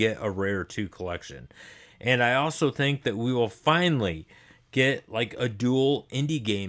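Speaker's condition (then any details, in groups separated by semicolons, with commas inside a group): No condition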